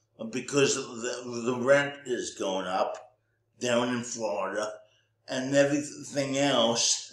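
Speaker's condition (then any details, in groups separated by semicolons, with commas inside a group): Cerebral palsy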